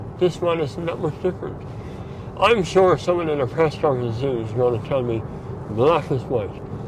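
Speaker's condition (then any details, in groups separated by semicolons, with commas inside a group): Mouth cancer surgery; speech changed by surgery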